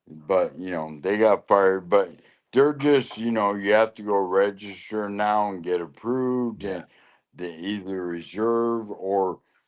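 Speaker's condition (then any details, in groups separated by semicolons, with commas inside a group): Lou Gehrig's disease (ALS)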